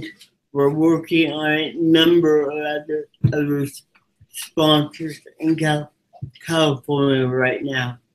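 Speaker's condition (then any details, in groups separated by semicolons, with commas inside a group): Cerebral palsy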